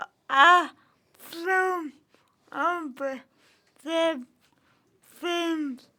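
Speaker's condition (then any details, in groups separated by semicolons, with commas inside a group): Cerebral palsy; from birth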